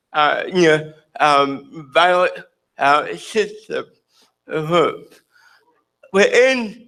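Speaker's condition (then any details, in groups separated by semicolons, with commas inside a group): Cerebral palsy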